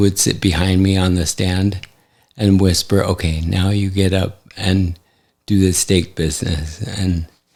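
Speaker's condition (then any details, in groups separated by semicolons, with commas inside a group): ALS; affects hand function; recently diagnosed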